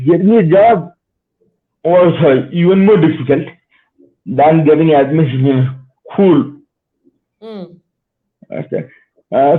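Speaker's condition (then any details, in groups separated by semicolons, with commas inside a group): Cerebral palsy; spastic type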